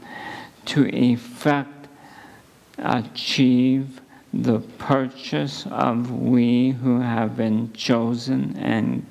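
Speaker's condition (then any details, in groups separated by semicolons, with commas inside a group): ALS; at least a couple of months since diagnosis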